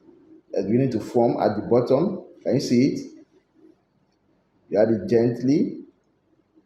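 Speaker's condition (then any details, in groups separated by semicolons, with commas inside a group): No condition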